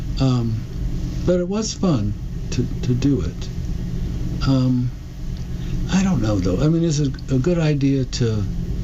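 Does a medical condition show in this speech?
Yes: Parkinson's disease; diagnosed almost 4 years ago; walking no longer automatic, guides steps very consciously.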